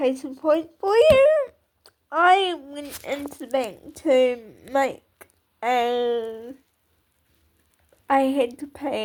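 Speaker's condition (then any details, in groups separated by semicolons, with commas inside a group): Cerebral palsy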